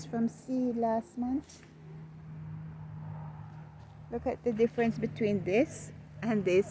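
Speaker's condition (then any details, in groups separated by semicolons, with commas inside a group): No condition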